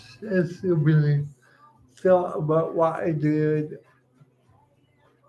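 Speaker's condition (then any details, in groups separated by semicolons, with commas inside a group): Cerebral palsy; uses wheelchair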